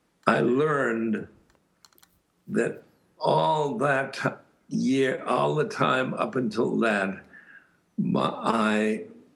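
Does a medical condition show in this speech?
Yes: aphasia; aphasia after stroke; speech stops, and things like that.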